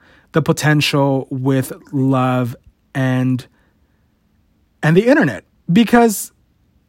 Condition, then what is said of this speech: Stuttering. And the last episode that I did of the podcast was really difficult because it brought out my stutter a lot more than I hoped it would.